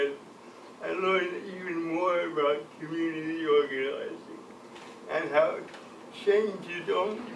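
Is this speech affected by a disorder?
Yes: cerebral palsy; from birth.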